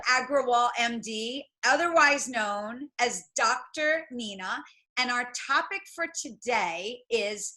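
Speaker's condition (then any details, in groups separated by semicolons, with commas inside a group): No condition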